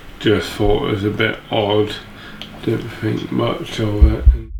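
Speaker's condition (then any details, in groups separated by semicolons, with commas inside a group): Motor neurone disease; affects speech and walking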